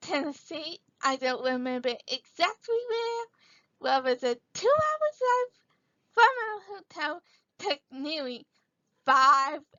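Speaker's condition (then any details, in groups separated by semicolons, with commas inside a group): Cerebral palsy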